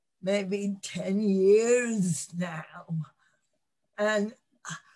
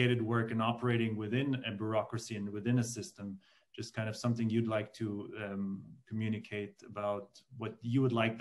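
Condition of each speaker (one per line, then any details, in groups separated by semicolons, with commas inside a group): Cerebral palsy; lifelong
No condition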